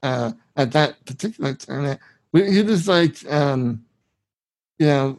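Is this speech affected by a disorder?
Yes: spinal muscular atrophy, severe; subtitles provided for guest's speech in video version.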